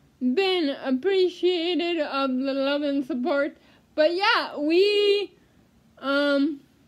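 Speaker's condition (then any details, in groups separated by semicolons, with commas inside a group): Cerebral palsy; speech therapy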